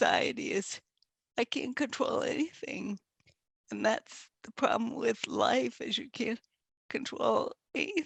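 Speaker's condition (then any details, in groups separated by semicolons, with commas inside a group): Multiple sclerosis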